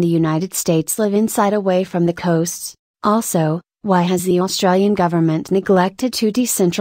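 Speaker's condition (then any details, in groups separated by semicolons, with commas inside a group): No condition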